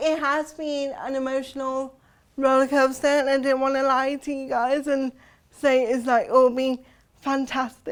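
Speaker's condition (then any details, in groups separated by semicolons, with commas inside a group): Cerebral palsy; since birth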